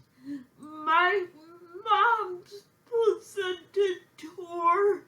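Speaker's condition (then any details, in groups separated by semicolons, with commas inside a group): Physical speech impairment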